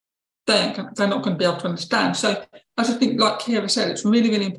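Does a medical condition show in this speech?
Yes: deafness with cochlear implant; profound deafness, cochlear implant with electrode inside cochlea, worn behind ear, uses BSL; implant sound now natural after rehab, still cannot understand speech, lip reads, cannot hear whistle.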